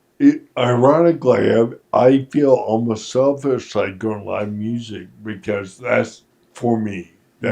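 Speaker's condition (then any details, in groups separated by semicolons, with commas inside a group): Friedreich's ataxia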